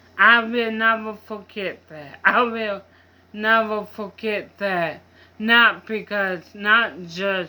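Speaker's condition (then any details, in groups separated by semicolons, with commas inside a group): Mild cerebral palsy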